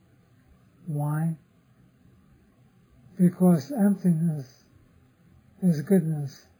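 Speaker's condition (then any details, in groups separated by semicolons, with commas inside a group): Parkinson's disease; others offer remedies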